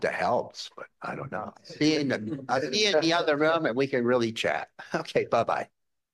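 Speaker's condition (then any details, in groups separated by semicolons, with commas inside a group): No condition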